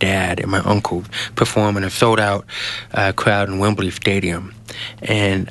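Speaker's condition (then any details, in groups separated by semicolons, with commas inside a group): Genetic hearing loss; no cochlear implant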